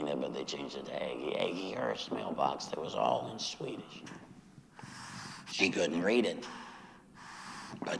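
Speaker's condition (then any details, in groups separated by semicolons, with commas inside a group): Laryngectomy after throat cancer; speaking through voice prosthesis today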